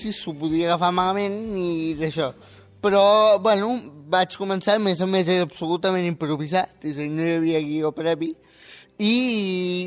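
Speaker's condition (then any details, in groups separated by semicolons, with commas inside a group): Spastic quadriplegic cerebral palsy; no control of legs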